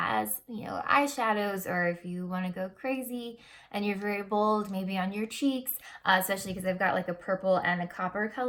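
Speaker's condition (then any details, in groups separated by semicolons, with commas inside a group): No condition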